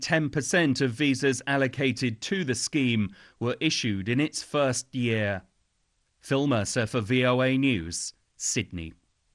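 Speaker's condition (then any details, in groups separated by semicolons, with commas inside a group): No condition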